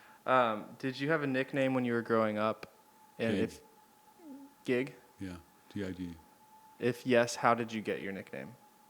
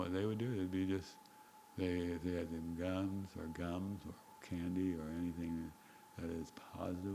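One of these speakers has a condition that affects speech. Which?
The second: Parkinson's disease; long-standing; very quiet speech.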